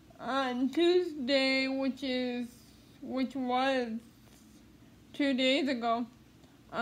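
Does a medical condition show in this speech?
Yes: cerebral palsy; speech therapy.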